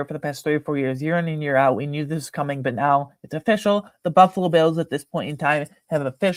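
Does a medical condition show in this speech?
No.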